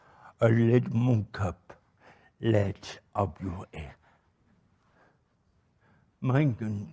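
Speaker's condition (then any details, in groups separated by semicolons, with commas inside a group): Cerebral palsy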